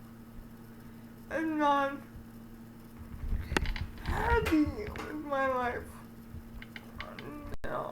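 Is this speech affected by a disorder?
Yes: cerebral palsy.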